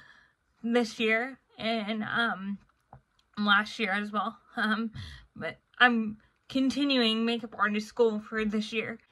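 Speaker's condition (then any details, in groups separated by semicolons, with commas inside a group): Cerebral palsy, spastic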